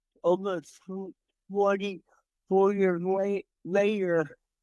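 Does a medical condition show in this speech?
Yes: cerebral palsy; from birth, entire left side.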